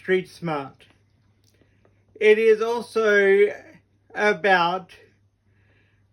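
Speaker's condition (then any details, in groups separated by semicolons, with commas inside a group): Cerebral palsy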